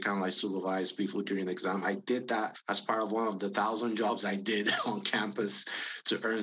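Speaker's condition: No condition

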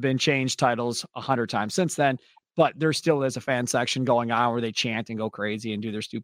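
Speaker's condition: No condition

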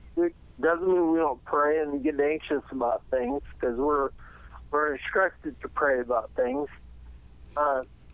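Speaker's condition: Cerebellar ataxia; diagnosed about 12 years ago, cerebellum two thirds missing on MRI, tested for hereditary Friedreich's form, dad's-side family history, cause unknown; degenerative, untreatable, not in wheelchair, no medicine due to drug hypersensitivity, recent lower back MRI, foot numbness, leg neuropathy pain

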